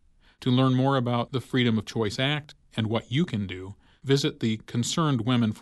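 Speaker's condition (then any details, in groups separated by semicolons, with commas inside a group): No condition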